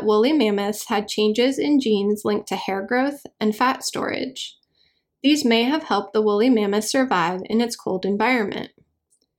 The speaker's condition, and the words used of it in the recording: No condition.